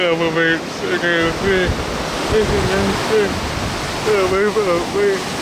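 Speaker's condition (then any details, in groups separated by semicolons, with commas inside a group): Cerebral palsy; body affected; speech disability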